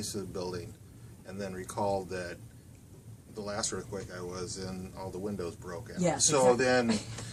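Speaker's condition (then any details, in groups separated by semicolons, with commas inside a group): No condition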